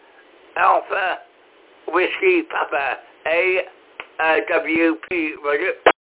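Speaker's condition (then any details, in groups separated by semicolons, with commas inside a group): Cerebral palsy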